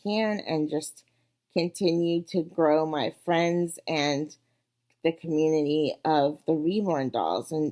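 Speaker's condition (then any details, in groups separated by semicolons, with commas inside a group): Cerebral palsy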